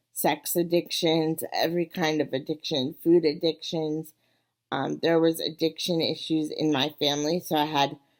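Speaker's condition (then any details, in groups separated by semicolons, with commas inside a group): Cerebral palsy; wheelchair user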